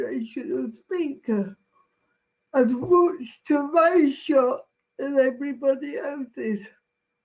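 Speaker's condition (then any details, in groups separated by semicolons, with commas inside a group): Cerebral palsy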